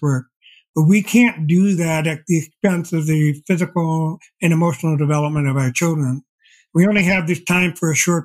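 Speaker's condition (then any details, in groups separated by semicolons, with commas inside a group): Deafblindness; progressive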